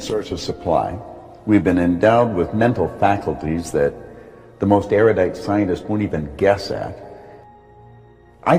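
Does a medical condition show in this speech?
No.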